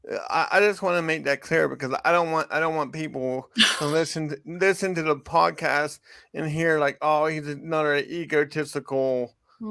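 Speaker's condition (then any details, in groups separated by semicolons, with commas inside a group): Cerebral palsy; from birth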